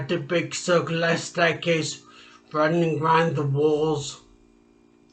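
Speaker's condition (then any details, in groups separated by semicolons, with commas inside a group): Traumatic brain injury; speech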